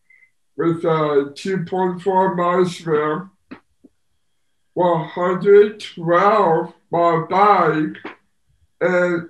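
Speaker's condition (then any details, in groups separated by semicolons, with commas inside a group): Down syndrome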